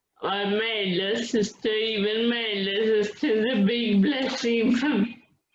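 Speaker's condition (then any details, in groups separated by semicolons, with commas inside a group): Friedreich's ataxia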